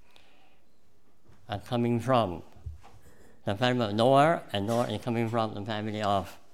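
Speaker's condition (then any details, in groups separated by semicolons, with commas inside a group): Cleft palate; congenital cleft palate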